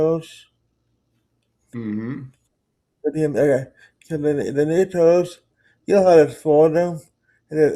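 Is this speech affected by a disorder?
Yes: cerebral palsy.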